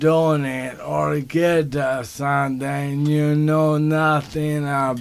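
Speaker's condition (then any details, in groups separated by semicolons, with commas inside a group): ALS; diagnosed about one year ago, needs help getting dressed, cannot tie own shoes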